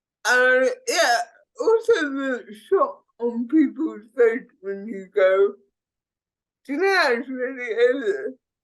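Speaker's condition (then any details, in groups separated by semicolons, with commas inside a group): Cerebral palsy; speech impediment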